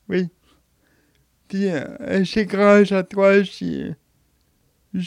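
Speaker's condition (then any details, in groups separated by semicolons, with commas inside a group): Cerebral palsy; since birth, unable to walk, personal helper comes, respite house since age 8 or 9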